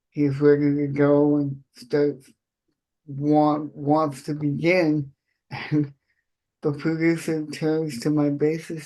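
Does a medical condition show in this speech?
Yes: cerebral palsy.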